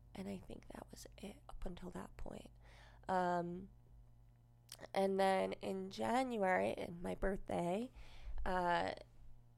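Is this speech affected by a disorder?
Yes: cleft lip and palate; unilateral left-sided, congenital, nasal passage through lip and palate, lip adhesion at 16 weeks, childhood hospitalizations, dental impressions.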